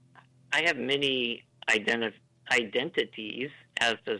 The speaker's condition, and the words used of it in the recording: Muscular dystrophy. So my cadence might be slightly different, but it works well for me.